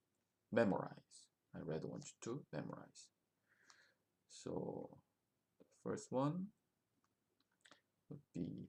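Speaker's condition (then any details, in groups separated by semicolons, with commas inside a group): No condition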